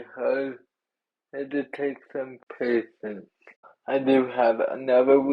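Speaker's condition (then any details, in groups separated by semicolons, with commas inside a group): Cerebral palsy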